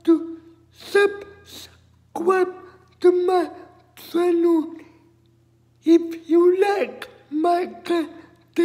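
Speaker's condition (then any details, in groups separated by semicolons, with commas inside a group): Cerebral palsy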